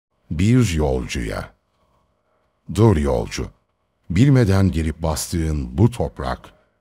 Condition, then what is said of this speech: None; typical speech.